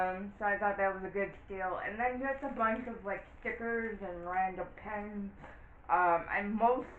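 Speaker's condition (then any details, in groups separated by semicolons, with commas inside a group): Cerebral palsy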